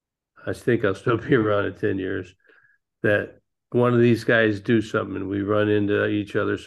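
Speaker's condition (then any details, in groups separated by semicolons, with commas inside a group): Parkinson's disease; ping pong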